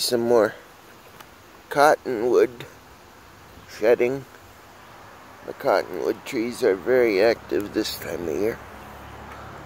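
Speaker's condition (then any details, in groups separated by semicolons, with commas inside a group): Cerebral palsy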